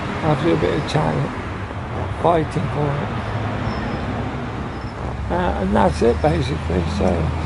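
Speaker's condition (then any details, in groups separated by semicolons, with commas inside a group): Motor neurone disease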